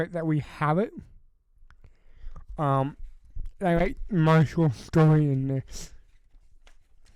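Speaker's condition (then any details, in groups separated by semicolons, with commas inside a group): Cerebral palsy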